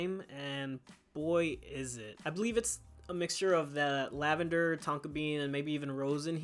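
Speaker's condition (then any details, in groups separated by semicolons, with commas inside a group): No condition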